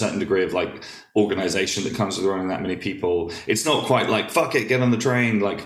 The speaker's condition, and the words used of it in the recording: No condition.